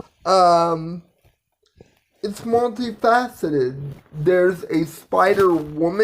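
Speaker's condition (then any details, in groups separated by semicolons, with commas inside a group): Cerebral palsy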